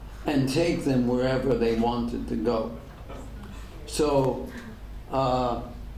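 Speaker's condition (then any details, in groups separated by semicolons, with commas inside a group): ALS; degenerative; diagnosed ten years ago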